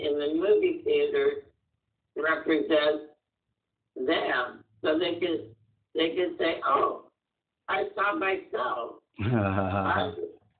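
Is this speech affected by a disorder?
Yes: muscular dystrophy; physical disability.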